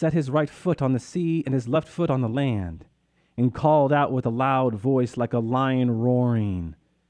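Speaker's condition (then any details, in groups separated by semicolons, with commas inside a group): No condition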